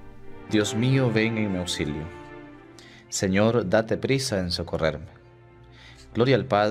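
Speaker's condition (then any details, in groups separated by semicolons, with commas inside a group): No condition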